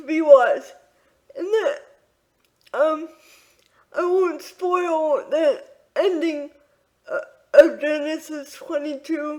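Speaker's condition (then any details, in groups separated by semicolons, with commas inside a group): Quadriplegic cerebral palsy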